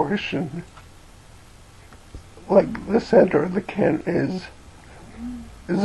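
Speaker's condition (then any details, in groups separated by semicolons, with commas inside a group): Cerebellar ataxia from brain tumour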